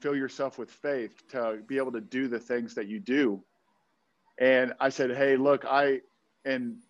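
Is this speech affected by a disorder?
No.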